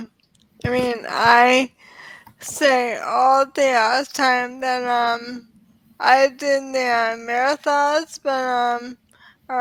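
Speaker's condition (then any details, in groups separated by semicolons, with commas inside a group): ALS; diagnosed in early 30s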